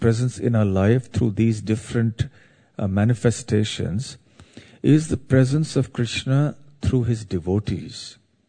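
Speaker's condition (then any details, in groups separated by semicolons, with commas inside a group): No condition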